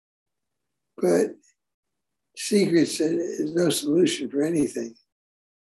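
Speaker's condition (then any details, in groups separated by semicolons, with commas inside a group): Parkinson's; on Parkinson's medication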